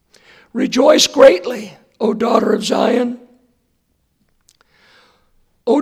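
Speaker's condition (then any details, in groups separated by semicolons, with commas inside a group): Hoarseness after vocal cord surgery; post-operative check on Monday good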